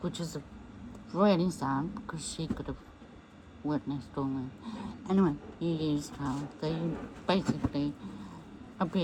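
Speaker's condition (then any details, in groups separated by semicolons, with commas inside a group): MND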